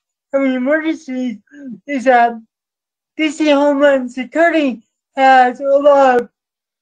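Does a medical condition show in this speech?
Yes: cerebral palsy.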